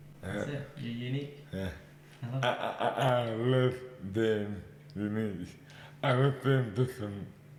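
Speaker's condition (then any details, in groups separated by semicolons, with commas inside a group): Dystonia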